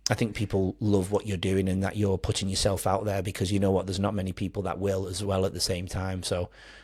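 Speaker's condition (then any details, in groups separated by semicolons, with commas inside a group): No condition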